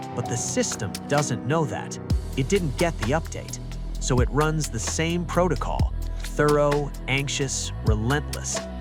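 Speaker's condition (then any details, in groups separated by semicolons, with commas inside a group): No condition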